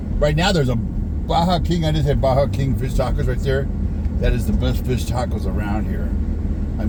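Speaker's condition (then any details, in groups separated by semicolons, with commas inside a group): No condition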